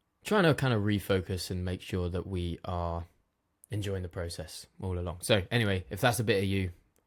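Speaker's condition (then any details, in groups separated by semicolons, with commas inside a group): No condition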